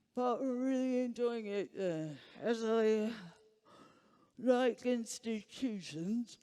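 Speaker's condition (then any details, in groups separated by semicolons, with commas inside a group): Huntington's disease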